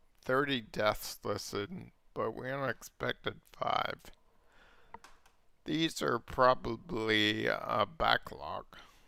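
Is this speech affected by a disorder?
Yes: multiple sclerosis.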